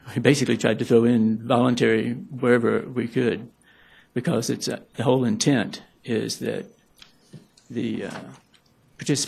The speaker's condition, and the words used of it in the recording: Parkinson's disease. I may stumble, but I'm not going to faint.